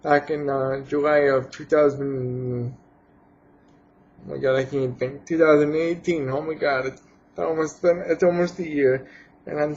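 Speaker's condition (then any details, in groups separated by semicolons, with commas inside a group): Cerebral palsy; has had surgery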